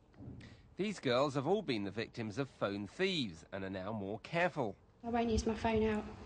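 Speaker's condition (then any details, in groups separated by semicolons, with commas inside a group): No condition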